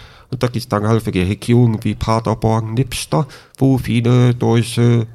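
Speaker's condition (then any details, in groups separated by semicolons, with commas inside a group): Deafness with cochlear implant, congenital deafness; raised orally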